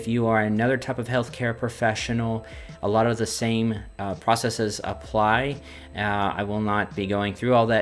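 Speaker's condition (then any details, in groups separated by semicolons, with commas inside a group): No condition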